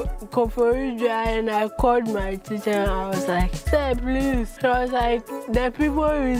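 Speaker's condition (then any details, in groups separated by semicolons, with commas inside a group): Cerebral palsy; from birth; 24 years since onset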